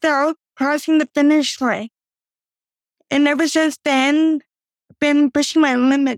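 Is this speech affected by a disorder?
Yes: cerebral palsy; from birth, doctors predicted never walking, took first steps, walks with walker, first tricycle at age 12; age 41, walks up to 10,000 steps daily with walker, rows, gym four days weekly.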